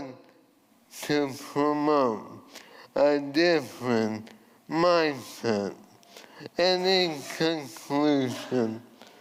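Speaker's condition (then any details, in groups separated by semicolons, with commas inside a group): ALS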